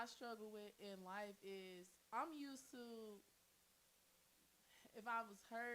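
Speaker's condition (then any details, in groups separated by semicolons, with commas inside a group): No condition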